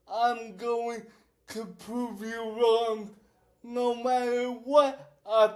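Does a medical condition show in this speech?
Yes: cerebral palsy; affects whole body; affects speech.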